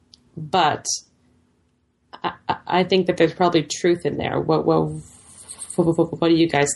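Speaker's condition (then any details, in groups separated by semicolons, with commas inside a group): Stuttering; therapy over past 3 years: fluency shaping, stuttering modification, voluntary stuttering, subway talks with strangers; desensitization through stuttering community, meeting people who stutter, openly disclosing stuttering, no voluntary stuttering used; not trying not to stutter, some situations hard and challenging; repeated sounds, prolonged sounds, blocks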